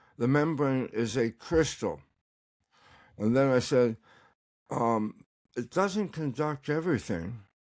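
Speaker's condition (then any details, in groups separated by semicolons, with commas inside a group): Tongue cancer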